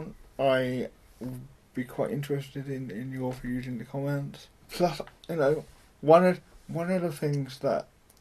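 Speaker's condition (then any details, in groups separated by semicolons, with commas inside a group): Cerebral palsy, mild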